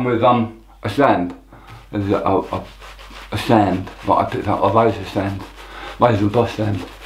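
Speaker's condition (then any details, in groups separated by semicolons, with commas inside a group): Tongue cancer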